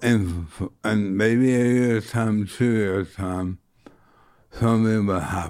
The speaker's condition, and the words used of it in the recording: ALS (motor neuron disease). The voice is quite ragged and sometimes it's difficult to understand or